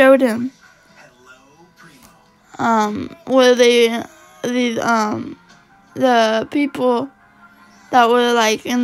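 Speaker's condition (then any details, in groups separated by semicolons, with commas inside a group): Cerebral palsy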